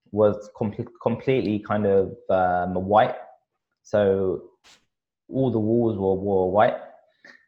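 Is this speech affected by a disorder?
Yes: stutter; pauses a bit, blocks at certain points; here repeated sounds, repeated words.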